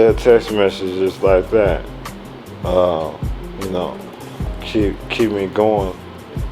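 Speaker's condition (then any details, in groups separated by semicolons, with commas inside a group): ALS; speech progressively lost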